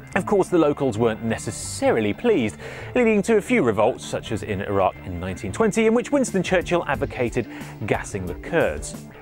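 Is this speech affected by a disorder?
No.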